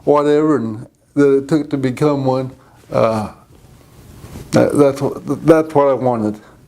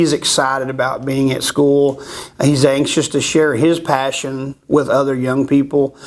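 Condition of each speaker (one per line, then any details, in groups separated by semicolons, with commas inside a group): Cerebral palsy; present from birth; falls at times
No condition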